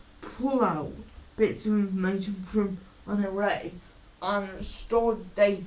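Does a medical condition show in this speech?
Yes: cerebral palsy.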